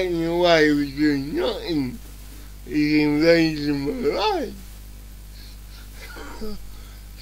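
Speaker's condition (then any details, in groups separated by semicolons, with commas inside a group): Cerebral palsy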